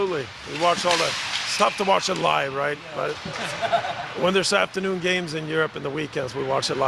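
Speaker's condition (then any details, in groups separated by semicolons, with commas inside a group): No condition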